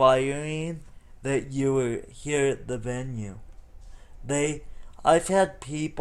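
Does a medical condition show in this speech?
Yes: cerebral palsy.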